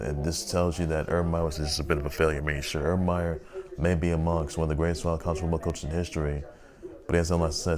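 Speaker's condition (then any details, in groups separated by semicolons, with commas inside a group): No condition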